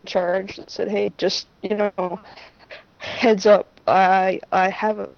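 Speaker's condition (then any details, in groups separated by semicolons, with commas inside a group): Stuttering; familial stuttering, oldest and youngest maternal uncles stutter, possibly a great uncle, very little therapy around age six; stutter noticeable to listeners, self-revealing; prolonged sounds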